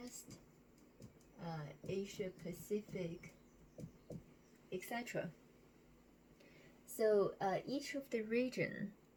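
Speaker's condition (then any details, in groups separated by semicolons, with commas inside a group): No condition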